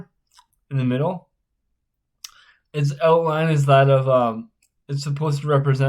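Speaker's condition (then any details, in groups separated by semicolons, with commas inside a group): Spastic cerebral palsy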